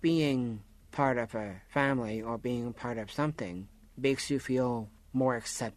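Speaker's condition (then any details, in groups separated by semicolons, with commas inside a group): Down syndrome; disability since childhood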